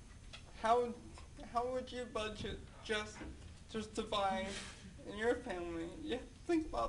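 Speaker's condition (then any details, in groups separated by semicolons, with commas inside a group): Cerebral palsy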